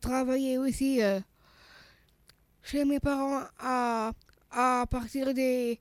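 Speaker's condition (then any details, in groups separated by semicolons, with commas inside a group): Down syndrome (trisomy 21); age 39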